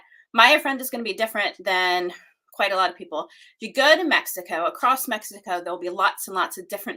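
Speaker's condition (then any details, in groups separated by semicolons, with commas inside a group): No condition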